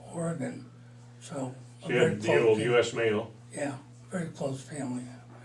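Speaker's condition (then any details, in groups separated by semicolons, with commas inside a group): Parkinson's disease; mild, about four years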